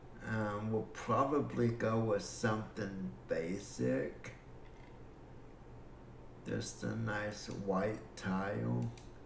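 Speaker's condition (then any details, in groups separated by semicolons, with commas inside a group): Cerebral palsy; breathing fine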